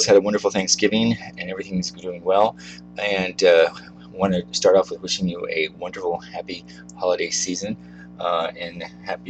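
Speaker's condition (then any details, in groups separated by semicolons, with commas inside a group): No condition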